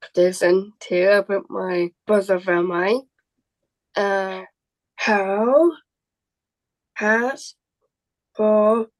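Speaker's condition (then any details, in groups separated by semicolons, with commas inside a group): Down syndrome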